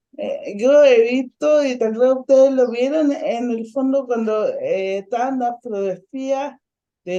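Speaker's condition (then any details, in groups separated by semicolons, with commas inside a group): Ataxic cerebral palsy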